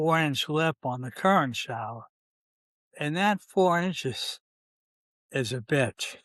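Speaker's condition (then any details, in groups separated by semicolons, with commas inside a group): ALS, C9 mutation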